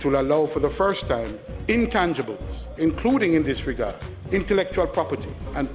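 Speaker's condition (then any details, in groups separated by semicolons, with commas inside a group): No condition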